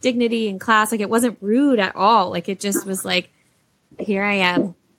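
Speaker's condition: No condition

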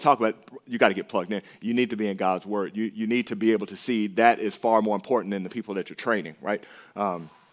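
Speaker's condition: No condition

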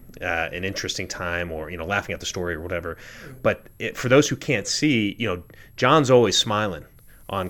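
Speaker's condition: No condition

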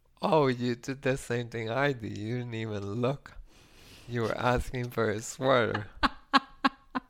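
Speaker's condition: ALS; cannot walk, Tobii eye-gaze texting, night ventilator, very low lung capacity, declines tracheostomy, acute hearing; recovering from recent cold, heavy phlegm, days on full-time ventilator, hospitalized, oxygen first night; voice got weaker

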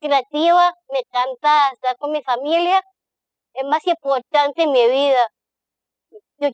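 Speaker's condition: Down syndrome; present from birth

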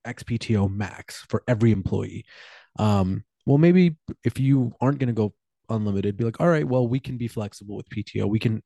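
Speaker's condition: No condition

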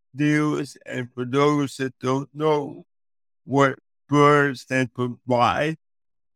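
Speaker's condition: Cerebral palsy; affects speech

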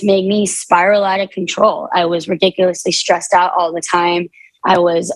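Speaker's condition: Cleft palate; cleft palate present from birth, 23 surgeries from birth to age 18

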